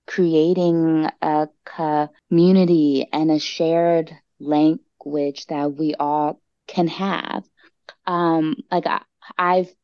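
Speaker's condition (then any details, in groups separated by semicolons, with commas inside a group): Stuttering; prolonged sounds, blocks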